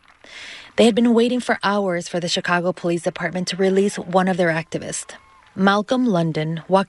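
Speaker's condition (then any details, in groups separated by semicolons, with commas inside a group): No condition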